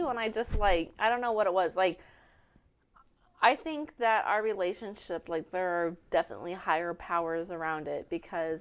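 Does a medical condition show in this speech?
No.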